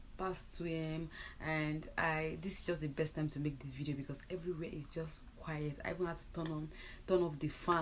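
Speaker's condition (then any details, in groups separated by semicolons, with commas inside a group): No condition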